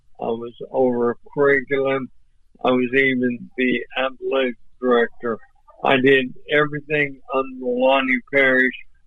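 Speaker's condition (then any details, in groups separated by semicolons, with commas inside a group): ALS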